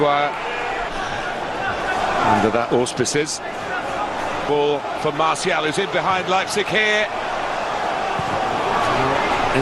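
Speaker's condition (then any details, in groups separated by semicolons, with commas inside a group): No condition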